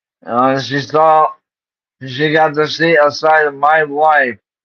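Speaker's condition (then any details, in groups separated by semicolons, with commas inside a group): ALS; diagnosed about a month ago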